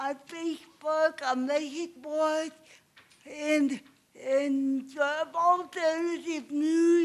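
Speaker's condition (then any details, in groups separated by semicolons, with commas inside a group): Cerebral palsy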